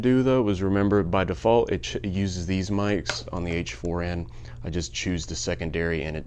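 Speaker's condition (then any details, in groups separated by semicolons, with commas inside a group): No condition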